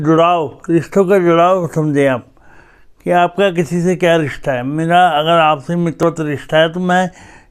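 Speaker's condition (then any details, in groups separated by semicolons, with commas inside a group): Cerebral palsy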